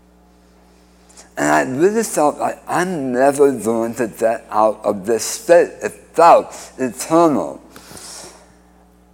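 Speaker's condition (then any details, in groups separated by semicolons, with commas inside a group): Speech impediment after cancer surgery; 2015 recurrence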